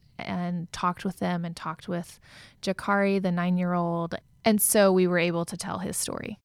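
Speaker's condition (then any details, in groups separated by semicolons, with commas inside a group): No condition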